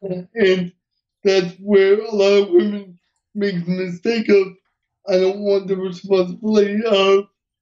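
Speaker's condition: Cerebral palsy; uses wheelchair, hearing intact

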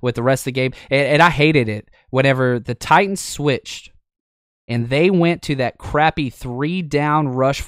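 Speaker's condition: No condition

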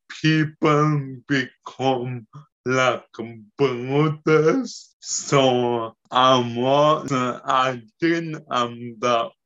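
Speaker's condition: Cerebellar and spinal ataxia; movement

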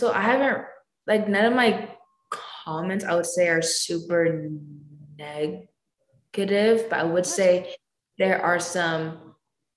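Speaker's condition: Stutter; aware of talking differently by kindergarten, speech therapy since kindergarten, mother also stutters; teenager, sees school SLP, attends stuttering management camp focused on comfort not fluency; feels confident speaking, uses pseudo-stuttering to advertise stutter to new people; prolonged sounds, blocks

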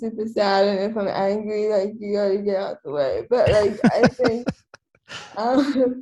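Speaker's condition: Cerebral palsy; quadriplegic, wheelchair user

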